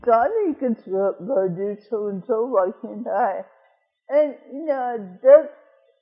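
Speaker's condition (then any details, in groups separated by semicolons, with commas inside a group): Cerebral palsy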